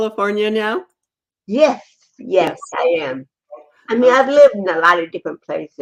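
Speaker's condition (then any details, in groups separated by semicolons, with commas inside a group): Cerebral palsy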